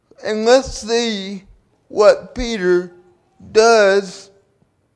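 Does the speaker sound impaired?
Yes: cerebral palsy; 37 years since onset, carried by parents and friends since birth.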